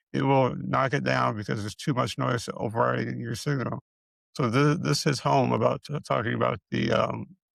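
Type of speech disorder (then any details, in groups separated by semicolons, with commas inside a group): Dysarthria; multiple system atrophy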